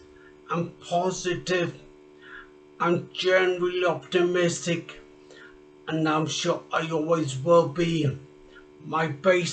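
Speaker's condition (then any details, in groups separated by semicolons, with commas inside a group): Traumatic brain injury; speech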